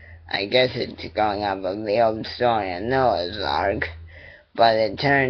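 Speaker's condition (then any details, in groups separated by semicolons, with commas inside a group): Cerebral palsy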